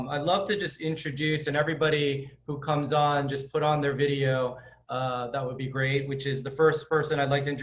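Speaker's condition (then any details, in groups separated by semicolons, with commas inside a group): No condition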